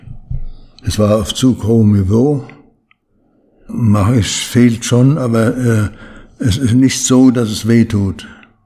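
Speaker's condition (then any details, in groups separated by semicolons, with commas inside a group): Parkinson's disease; slowed movements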